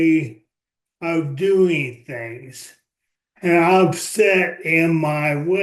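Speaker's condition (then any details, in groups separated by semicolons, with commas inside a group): ALS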